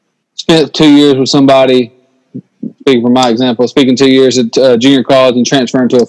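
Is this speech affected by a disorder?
No.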